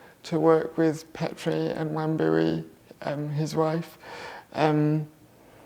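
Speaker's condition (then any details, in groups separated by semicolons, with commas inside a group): Cerebral palsy; left-sided muscle tension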